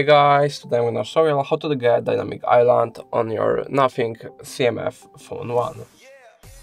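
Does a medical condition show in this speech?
No.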